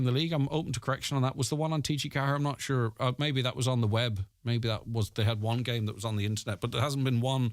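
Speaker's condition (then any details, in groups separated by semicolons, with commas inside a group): No condition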